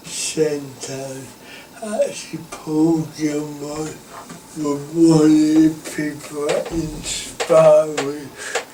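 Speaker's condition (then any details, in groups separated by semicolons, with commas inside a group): Cerebral palsy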